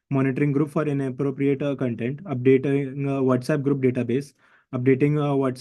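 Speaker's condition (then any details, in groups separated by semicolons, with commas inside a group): No condition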